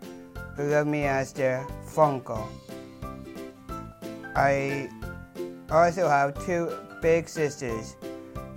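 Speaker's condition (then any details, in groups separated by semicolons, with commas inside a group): Down syndrome, trisomy 21; speech really hard due to low muscle tone and tongue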